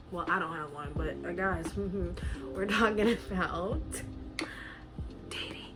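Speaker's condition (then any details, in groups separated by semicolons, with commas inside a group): No condition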